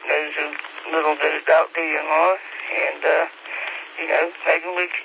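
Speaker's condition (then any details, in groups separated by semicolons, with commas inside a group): Speech impediment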